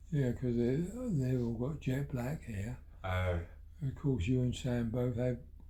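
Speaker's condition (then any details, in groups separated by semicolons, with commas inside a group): Parkinson's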